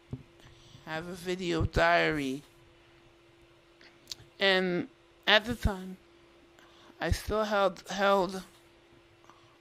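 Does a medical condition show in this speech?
Yes: Duchenne muscular dystrophy; diagnosed around age 12.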